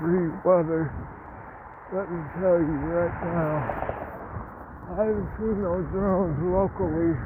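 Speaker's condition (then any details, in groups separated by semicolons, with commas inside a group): Parkinson's; speech impediment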